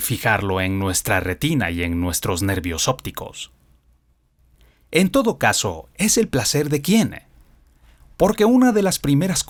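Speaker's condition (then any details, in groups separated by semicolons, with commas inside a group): No condition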